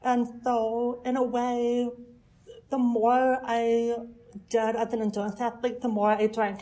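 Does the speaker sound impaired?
Yes: deafness; hearing impaired.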